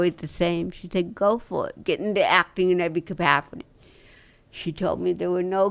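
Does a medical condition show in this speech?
Yes: dystonia.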